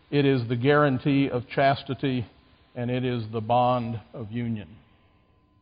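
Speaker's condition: No condition

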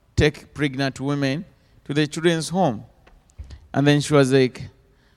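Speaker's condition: No condition

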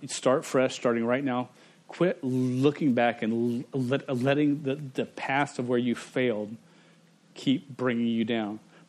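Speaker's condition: Stuttering; cannot turn on or off; stutters involuntarily, cannot control it, strangers notice the stutter, earlier weddings not fully fluent; repeated sounds, repeated words

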